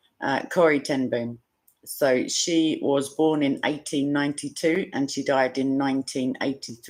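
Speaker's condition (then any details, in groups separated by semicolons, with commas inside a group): No condition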